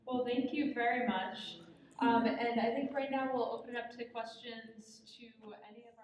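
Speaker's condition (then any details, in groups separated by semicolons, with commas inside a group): No condition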